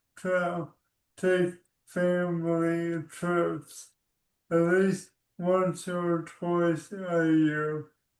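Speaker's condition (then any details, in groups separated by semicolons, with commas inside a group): ALS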